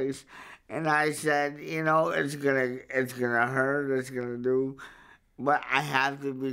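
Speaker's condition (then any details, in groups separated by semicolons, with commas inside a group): Cerebral palsy; verbal, able to speak up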